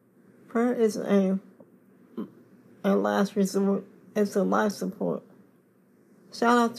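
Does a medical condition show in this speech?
Yes: cerebral palsy; confined to wheelchair.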